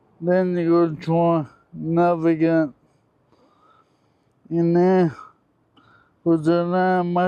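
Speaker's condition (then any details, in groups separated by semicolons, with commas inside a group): Motor neurone disease; arms and hands affected; arm and hand weakness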